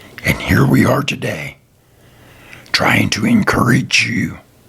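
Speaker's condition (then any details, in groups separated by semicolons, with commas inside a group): Throat cancer survivor; tracheostomy tube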